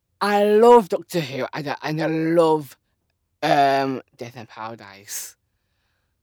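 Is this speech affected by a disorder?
Yes: Down syndrome.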